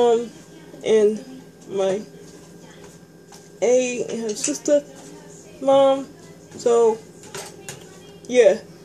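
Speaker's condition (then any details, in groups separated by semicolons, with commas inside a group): Speech impairment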